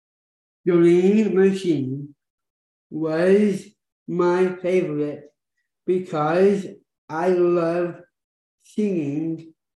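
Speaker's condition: Down syndrome

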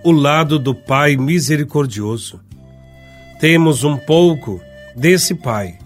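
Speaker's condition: No condition

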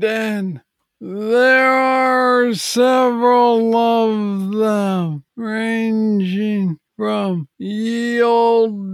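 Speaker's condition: Parkinson's disease, young onset

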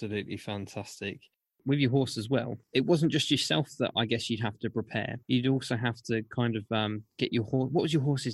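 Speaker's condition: No condition

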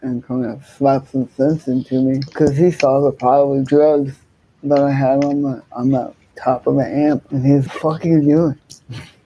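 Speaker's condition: Cerebral palsy, hemiplegia

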